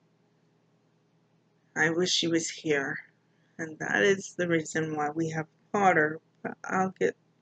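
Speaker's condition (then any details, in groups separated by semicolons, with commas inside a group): Mild cerebral palsy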